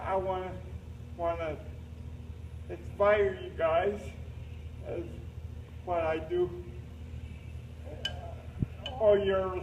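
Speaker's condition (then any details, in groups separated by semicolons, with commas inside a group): Cerebral palsy; uses a lift for transfers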